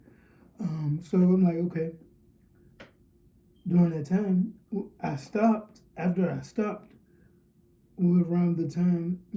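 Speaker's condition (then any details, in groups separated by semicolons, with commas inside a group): Cerebral palsy, spastic diplegia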